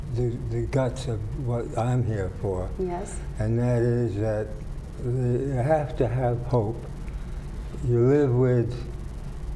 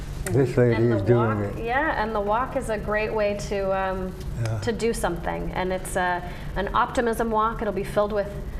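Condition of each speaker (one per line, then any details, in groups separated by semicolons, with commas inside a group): Parkinson's disease; about 12 years since onset
No condition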